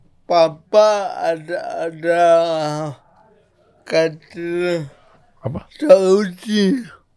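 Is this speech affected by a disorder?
Yes: cerebral palsy.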